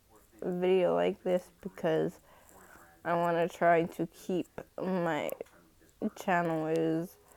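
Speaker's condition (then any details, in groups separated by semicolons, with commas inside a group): Cerebral palsy; knee surgery, back surgery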